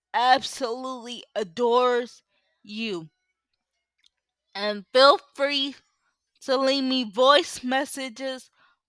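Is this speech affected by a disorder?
Yes: cerebral palsy.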